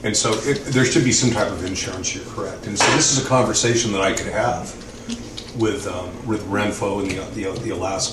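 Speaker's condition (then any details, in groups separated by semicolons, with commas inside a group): No condition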